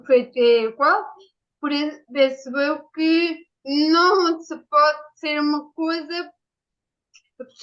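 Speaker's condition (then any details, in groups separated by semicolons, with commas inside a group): Ataxia after brain injury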